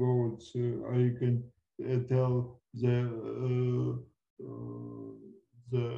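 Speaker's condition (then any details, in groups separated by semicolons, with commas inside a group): Cerebral palsy; from birth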